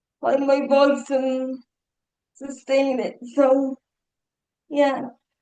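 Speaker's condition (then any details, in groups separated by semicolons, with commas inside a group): Cerebral palsy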